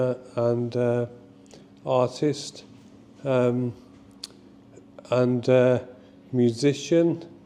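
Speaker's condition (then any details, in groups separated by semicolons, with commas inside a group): Motor neurone disease (ALS); progressing quickly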